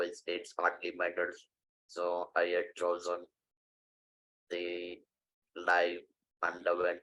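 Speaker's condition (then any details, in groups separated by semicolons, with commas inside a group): Stage IV larynx cancer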